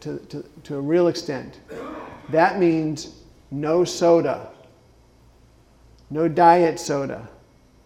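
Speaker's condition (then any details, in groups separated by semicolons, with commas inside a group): Parkinson's disease; first tremoring hand and no arm swing after thumb surgery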